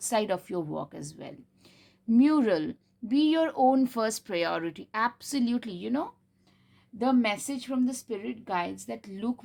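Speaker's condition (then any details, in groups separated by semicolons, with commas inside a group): No condition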